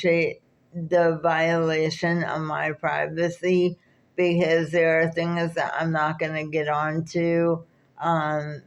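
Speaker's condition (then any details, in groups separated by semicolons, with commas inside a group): Cerebral palsy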